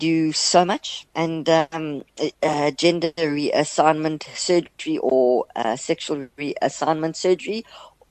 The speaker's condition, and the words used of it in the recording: Stuttering. After that, my stuttering began to lessen and lessen, and now it's almost not that noticeable anymore.